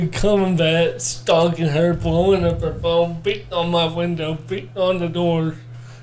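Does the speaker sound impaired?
Yes: cerebral palsy; born not breathing.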